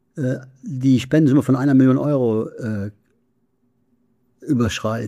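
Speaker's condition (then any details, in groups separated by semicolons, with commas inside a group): Parkinson's disease; numbness right foot, glasses slipped from hand, deep brain stimulation: two brainstem electrodes, pacemaker in chest; speech therapy trains facial muscles against freezing face and speech against decline, going well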